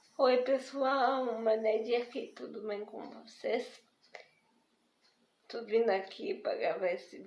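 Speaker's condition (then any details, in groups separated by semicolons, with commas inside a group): Spastic diplegic cerebral palsy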